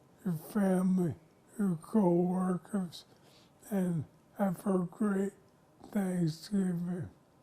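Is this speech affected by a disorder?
Yes: ALS; onset in hands; symptoms 5 years, diagnosed 2 years ago; speech noticeably affected.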